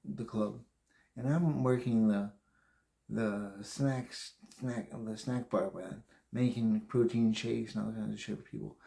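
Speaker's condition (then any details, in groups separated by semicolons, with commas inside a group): Brain injury; memory greatly affected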